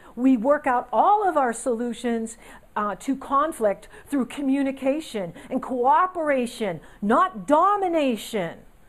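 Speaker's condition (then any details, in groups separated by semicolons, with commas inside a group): No condition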